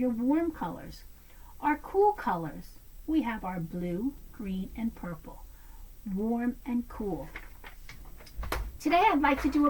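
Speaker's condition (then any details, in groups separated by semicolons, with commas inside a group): No condition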